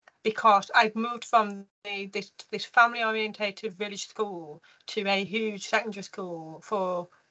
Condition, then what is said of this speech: Deafness. Even though my speech is good, I sound short-tongued.